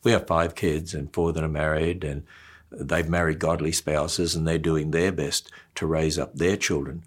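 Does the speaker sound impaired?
No.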